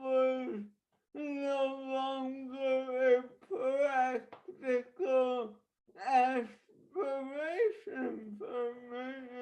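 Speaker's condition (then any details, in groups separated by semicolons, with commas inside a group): Traumatic brain injury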